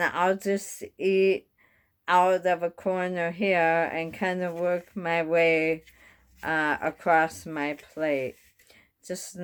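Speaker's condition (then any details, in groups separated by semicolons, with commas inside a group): Bulbar onset ALS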